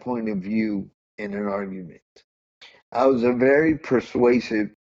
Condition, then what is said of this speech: Cerebral palsy. Listen, you got a lot of gifts. You can see, you can speak, you can hear, and you're nowhere near a vegetable.